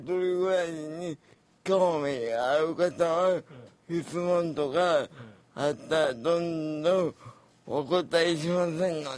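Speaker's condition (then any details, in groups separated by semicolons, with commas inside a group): Cerebral palsy; home nursing visits twice weekly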